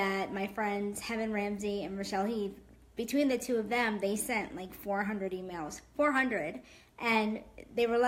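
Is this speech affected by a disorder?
No.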